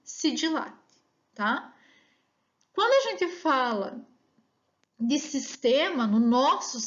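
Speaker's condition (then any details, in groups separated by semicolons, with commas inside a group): No condition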